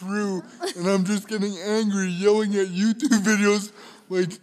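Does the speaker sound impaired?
Yes: cerebral palsy; involuntary shaking movements, arms held in permanent y position, poor typing ability.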